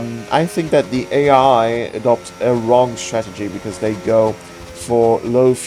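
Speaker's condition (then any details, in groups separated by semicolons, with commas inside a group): No condition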